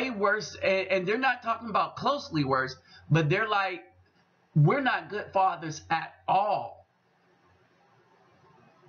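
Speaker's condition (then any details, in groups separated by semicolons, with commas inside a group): No condition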